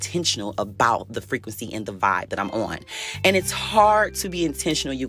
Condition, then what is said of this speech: None; typical speech.